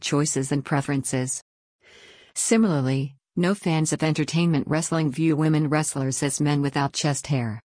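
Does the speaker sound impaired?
No.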